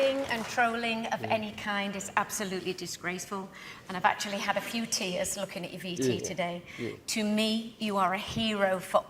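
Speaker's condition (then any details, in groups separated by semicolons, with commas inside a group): No condition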